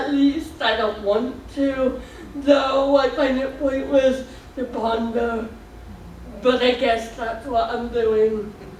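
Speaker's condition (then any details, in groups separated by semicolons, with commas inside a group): Cerebral palsy; speech slightly off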